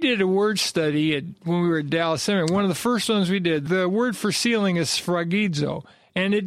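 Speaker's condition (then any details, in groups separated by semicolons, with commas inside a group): No condition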